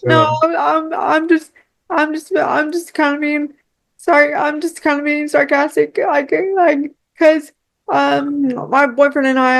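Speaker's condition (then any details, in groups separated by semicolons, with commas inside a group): Cerebral palsy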